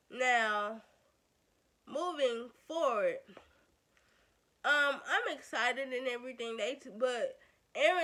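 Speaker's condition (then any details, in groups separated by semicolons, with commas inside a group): Cerebral palsy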